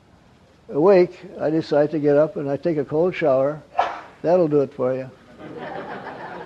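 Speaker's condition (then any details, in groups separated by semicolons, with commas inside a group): Parkinson's; gets up around 3 am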